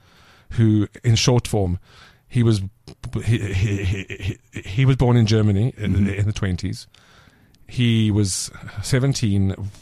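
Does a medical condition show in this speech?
Yes: stutter; stutter since childhood, severe in youth, fear of speaking, shyness, later gained confidence; stutter still present, noticeably slowing interview, more relaxed as interview goes on; worse under stress, less when relaxed, chose menu items by what could be said; here prolonged sounds, blocks.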